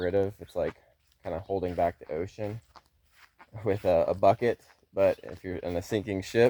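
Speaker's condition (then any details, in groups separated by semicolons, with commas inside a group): No condition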